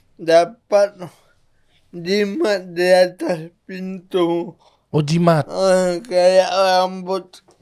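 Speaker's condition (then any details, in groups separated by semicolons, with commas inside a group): Cerebral palsy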